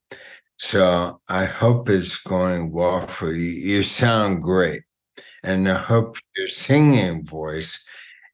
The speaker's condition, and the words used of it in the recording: ALS (motor neuron disease). So it so far has affected only my speech.